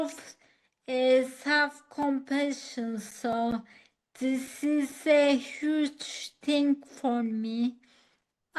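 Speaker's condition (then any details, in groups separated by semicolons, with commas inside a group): Acquired ataxia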